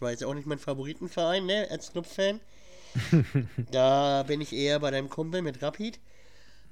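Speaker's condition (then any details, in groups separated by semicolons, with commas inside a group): Cleft palate; plus cold at recording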